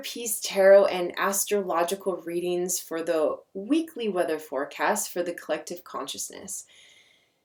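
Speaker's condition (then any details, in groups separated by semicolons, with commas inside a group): No condition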